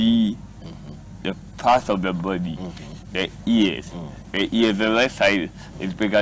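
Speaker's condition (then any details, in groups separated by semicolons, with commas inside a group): Cerebral palsy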